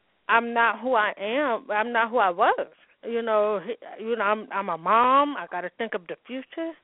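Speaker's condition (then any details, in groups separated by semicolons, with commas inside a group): Hearing loss with speech impediment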